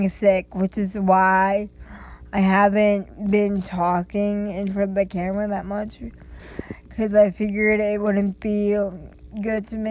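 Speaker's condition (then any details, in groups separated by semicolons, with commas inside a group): Cerebral palsy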